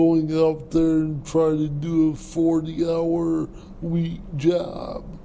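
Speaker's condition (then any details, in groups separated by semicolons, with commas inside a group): Cerebral palsy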